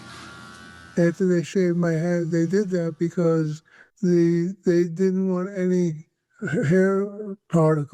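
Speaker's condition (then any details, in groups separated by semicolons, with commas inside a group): Parkinson's disease; tremor mainly left hand and arm, focused ultrasound treatment; balance problems after procedure, progressing, levodopa ineffective for tremor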